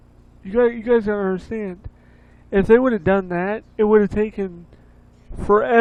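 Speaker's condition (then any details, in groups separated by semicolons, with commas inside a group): Cerebral palsy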